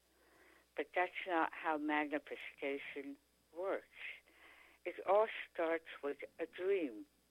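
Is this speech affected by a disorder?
Yes: tongue cancer; stage 4 tongue cancer, chronic sore throat, 3/4 tongue removed by dr. Oxford, second surgery; after surgery could not speak or swallow, feeding tube, now speaks pretty clearly.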